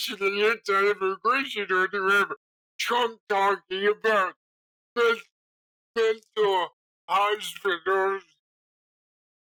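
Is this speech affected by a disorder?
Yes: cerebral palsy.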